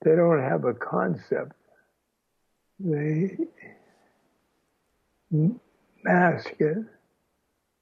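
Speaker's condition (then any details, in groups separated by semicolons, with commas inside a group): Aphasia after stroke; halting speech with pauses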